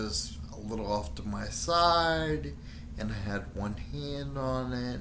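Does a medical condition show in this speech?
Yes: Friedreich's ataxia.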